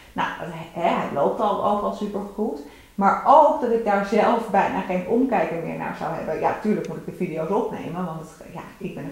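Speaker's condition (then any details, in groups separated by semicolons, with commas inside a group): No condition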